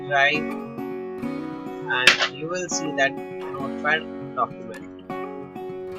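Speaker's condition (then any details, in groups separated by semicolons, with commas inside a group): No condition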